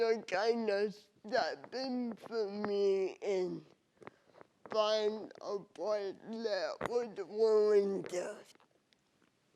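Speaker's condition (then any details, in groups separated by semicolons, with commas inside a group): Cerebral palsy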